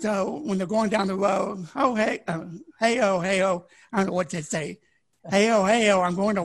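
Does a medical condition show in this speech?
Yes: deafness; born deaf, partially blind, learning disability, sign language learned at 21, broke neck, head injury, two strokes, paralyzed once; could not speak until age ten.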